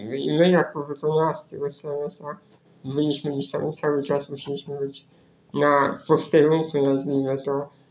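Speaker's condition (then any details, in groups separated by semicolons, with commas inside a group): Spinal muscular atrophy; nervous system disease preventing muscle building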